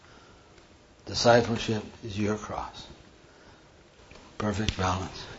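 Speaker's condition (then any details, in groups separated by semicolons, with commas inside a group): Parkinson's; hand tremor during talk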